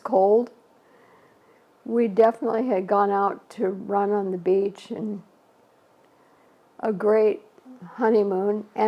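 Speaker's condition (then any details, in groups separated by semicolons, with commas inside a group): ALS; shortly after diagnosis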